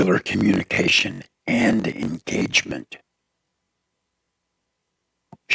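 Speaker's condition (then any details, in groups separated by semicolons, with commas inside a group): Throat cancer; tracheostomy tube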